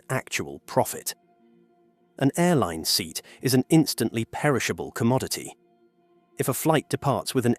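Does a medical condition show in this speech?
No.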